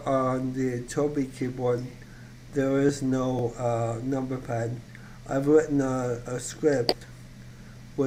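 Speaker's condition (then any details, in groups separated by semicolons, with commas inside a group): ALS; voice still fairly strong, voice banked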